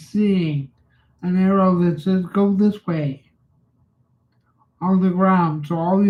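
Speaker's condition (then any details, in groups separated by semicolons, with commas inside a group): Cerebral palsy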